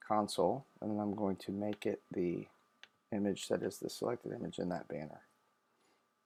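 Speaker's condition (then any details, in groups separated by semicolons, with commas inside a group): No condition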